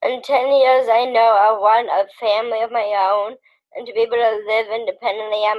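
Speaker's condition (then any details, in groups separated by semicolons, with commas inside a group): Down syndrome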